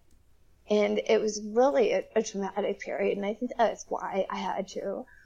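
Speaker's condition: Spasmodic dysphonia; vocal disorder audible in recording

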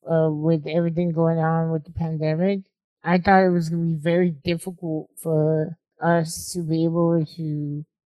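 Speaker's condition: Spinal muscular atrophy type 2

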